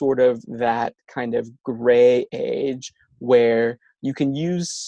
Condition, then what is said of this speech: Stuttering. So that might kind of sound like this, where my thoughts and speech are actually coming out fast because my stuttering is so brief.